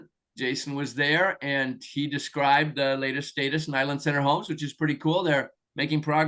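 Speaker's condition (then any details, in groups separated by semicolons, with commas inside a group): No condition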